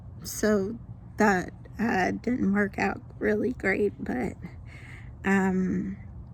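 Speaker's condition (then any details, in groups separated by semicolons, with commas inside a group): Mild cerebral palsy; mild form from birth, lower body affected; mild, can walk and talk; can talk, sometimes doesn't say words right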